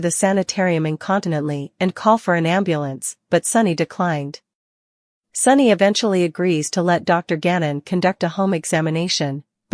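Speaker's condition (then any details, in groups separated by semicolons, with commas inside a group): No condition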